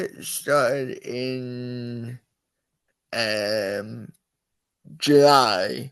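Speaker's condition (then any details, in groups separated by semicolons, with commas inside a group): Cerebral palsy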